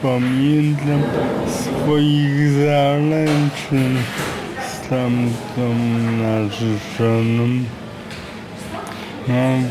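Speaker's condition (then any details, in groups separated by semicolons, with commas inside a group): Aphasia; walks with crutch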